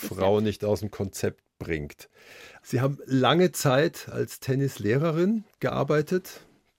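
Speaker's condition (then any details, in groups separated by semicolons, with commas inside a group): No condition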